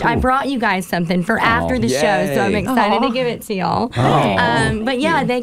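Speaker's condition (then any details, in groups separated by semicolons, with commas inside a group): Cleft palate; congenital, prior palate surgery, supported by Operation Smile; gap remaining in palate, widened with growth, tissue surgery to close gap next month, apparatus avoided; some mornings wakes with no voice, mornings rough, voice good lately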